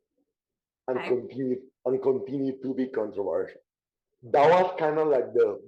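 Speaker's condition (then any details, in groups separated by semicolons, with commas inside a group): Cerebral palsy; diagnosed in childhood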